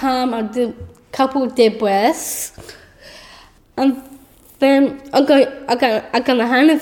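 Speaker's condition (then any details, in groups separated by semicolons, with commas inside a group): Down syndrome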